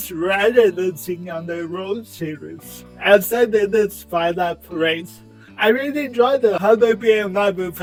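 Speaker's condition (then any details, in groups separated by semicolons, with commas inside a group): Cerebral palsy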